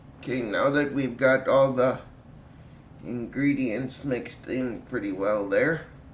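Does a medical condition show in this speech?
Yes: cerebral palsy.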